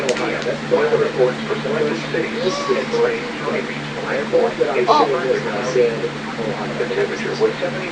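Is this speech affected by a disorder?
No.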